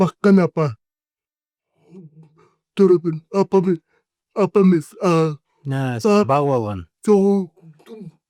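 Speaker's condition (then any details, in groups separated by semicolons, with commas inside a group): Cerebral palsy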